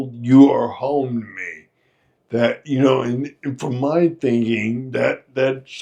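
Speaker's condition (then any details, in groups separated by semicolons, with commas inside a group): Friedreich's ataxia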